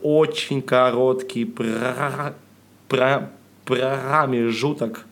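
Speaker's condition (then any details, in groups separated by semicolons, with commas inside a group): Stuttering, mild; persistent stutter, unable to get rid of it; stand-up comic, opens sets with jokes warning about stutter; slight stutter, sound and part-word repetitions, blocks, fillers, self-interruptions; repeated sounds, prolonged sounds, blocks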